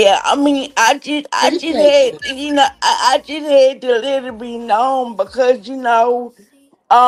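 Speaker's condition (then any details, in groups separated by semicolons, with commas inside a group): Cerebral palsy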